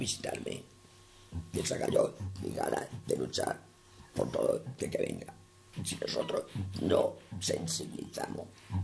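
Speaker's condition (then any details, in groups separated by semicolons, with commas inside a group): Total laryngectomy; laryngeal cancer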